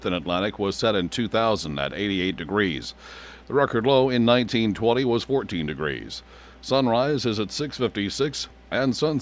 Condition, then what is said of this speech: None; typical speech.